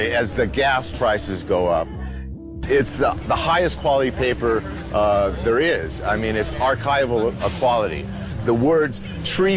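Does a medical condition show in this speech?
No.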